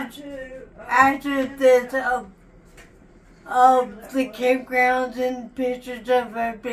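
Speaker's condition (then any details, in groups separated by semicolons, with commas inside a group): Traumatic brain injury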